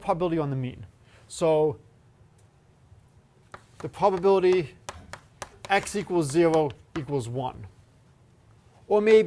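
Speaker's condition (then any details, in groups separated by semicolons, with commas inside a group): No condition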